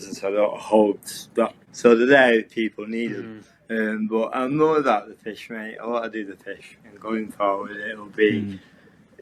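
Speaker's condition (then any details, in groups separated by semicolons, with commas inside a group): Cerebral palsy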